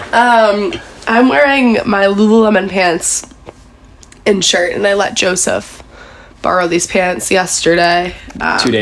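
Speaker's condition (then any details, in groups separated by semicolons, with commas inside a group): No condition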